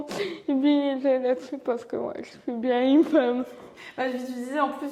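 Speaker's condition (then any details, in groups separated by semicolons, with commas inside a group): Cerebral palsy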